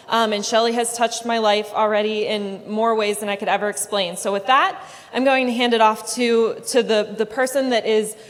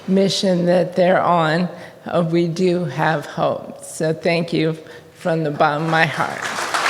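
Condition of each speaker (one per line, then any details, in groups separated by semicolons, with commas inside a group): No condition
ALS; onset in feet, then hands and body; seventh year since diagnosis, uses wheelchair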